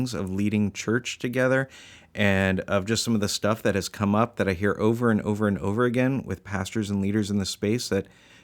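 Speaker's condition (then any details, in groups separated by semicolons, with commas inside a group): No condition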